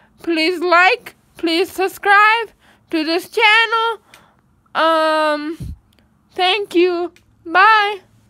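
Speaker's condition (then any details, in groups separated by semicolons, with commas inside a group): Cerebral palsy; speech therapy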